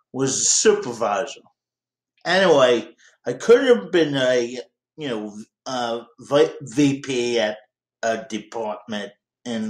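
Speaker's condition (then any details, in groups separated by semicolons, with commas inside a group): Cerebral palsy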